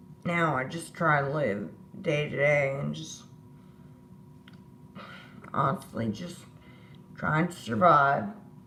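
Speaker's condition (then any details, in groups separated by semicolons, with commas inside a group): Disability causing slurred speech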